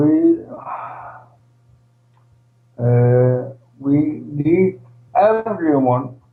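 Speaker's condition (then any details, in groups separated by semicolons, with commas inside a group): ALS, primary lateral sclerosis, PLS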